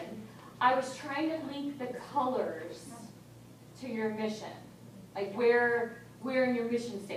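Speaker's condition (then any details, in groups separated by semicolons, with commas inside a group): No condition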